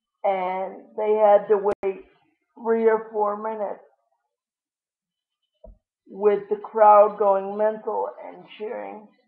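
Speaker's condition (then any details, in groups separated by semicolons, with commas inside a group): Cerebral palsy; lifelong, wheelchair user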